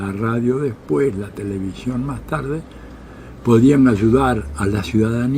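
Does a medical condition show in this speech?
No.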